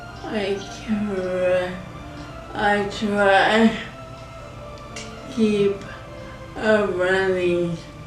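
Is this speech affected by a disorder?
Yes: ALS.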